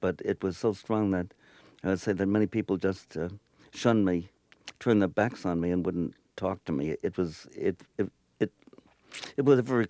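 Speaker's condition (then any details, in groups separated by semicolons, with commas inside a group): Stutter; stutter on and off through life; repeated words, prolonged sounds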